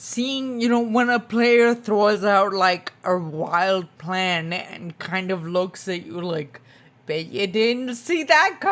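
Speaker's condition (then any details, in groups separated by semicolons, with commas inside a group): Spinocerebellar ataxia type 2, SCA2; tongue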